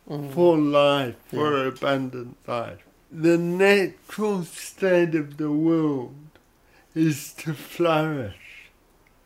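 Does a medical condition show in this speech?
Yes: cerebral palsy; brain damage at or around birth, affects coordination and muscle control of whole body; odd sort of voice.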